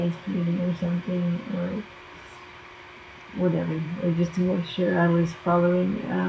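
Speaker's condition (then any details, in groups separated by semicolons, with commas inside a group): Cerebral palsy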